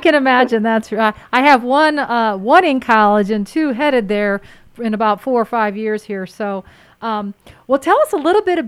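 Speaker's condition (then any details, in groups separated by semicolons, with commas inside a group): No condition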